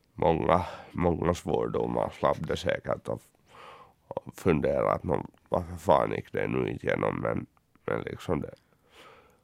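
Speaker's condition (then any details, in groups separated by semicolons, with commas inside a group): Cerebral palsy; congenital, born two months premature at 1.69 kg, underdeveloped lungs, electric wheelchair user, cannot run, childhood habilitation courses at Folkhälsan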